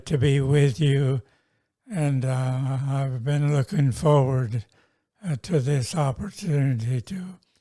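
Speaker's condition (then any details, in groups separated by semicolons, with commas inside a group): Multiple sclerosis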